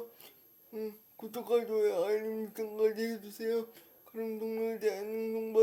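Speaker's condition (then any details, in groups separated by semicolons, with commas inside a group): Brain lesion disability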